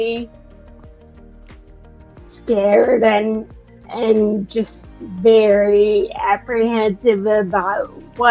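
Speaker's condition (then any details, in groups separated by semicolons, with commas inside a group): Friedreich's ataxia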